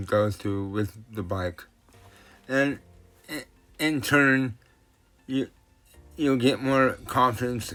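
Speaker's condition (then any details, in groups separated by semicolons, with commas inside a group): Cerebral palsy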